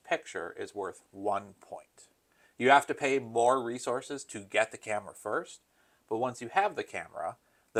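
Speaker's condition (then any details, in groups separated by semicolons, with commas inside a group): No condition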